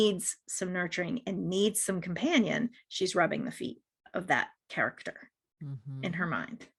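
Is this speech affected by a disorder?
No.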